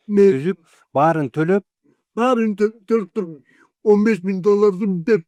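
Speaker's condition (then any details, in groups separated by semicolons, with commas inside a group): Cerebral palsy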